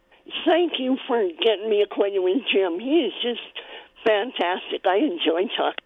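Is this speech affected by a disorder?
Yes: cleft palate; congenital cleft palate, needed spoon feeding in early childhood; spoon feeding needed at one point in early childhood.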